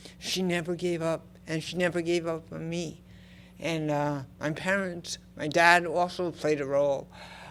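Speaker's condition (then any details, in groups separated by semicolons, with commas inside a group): Cerebral palsy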